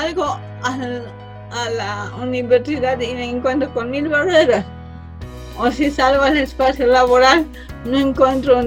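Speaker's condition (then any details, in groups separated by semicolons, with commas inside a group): Cerebral palsy from birth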